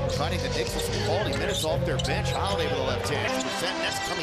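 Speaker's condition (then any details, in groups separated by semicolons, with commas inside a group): No condition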